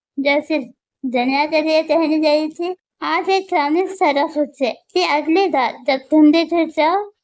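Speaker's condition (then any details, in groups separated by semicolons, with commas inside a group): Muscular dystrophy; wheelchair user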